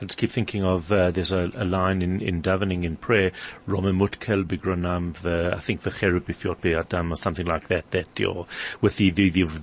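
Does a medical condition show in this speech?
No.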